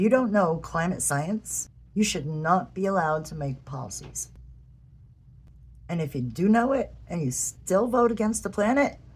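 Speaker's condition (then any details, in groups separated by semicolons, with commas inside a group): No condition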